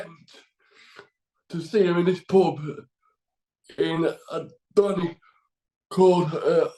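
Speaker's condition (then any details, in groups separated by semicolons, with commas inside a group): Cerebral palsy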